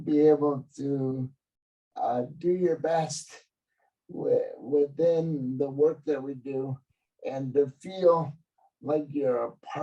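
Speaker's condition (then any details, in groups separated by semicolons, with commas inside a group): Cerebral palsy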